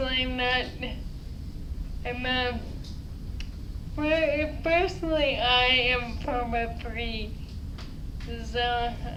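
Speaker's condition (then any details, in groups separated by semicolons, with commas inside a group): Dysarthria; ataxic dysarthria from Friedreich's ataxia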